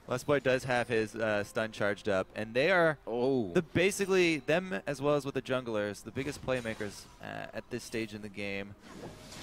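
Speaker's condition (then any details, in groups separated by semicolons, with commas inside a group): No condition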